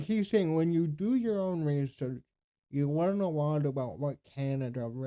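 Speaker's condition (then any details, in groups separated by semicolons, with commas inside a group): Cerebral palsy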